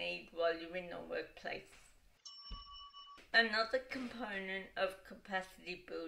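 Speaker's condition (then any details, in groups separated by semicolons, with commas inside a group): Cerebral palsy, dystonic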